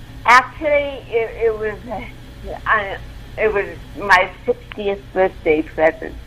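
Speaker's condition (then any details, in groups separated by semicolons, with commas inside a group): Cerebral palsy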